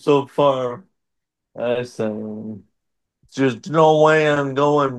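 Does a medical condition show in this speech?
Yes: cerebral palsy; present from birth, could walk a little as a child, wheelchair over the years.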